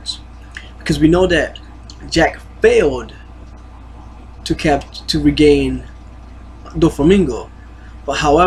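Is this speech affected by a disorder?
No.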